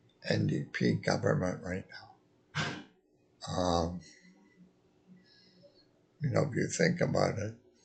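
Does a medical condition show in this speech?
Yes: multiple sclerosis.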